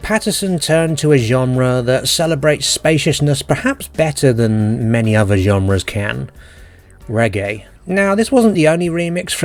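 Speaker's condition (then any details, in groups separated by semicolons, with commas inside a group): No condition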